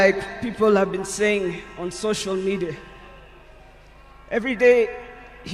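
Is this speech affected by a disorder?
No.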